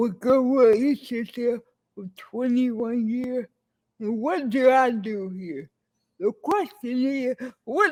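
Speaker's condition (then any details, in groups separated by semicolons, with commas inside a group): Cerebral palsy; hands and speech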